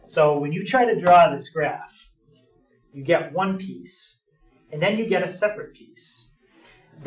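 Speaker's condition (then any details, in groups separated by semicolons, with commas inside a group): No condition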